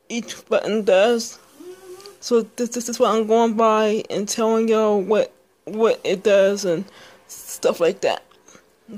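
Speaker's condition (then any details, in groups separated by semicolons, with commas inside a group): Speech impairment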